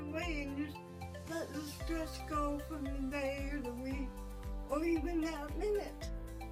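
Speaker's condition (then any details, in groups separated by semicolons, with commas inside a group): Spastic quadriplegic cerebral palsy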